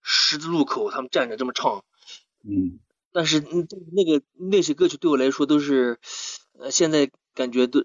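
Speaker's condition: Stuttering; stutter since childhood, Gansu Jingyuan dialect speaker; mild stutter audible in interview, repetitions, fillers; much worse speaking local dialect, fluent singing in dialect, feels comfortable within own breath rhythm; prolonged sounds

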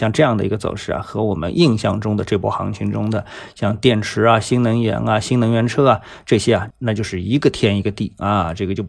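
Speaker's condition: No condition

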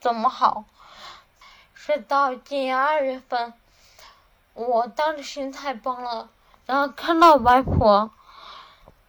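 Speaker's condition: Cerebellar atrophy, hereditary; uncle and aunt died of it

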